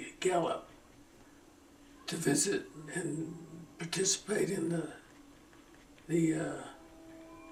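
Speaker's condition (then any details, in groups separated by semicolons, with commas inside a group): Parkinson's; slowing down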